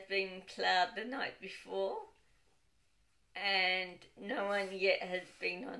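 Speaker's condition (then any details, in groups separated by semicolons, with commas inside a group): Cerebral palsy, dystonic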